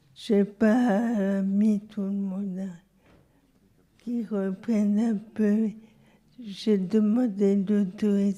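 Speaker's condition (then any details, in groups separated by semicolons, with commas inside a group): Locked-in syndrome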